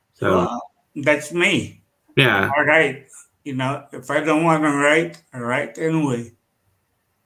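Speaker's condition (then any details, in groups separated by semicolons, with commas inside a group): Cerebral palsy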